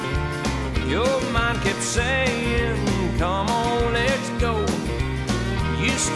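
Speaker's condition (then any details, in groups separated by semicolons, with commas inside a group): No condition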